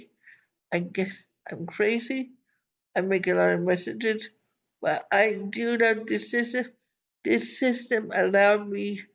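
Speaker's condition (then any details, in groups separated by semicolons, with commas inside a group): Cerebral palsy; from birth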